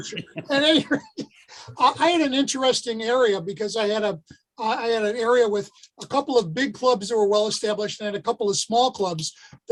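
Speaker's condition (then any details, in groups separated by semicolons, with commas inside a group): No condition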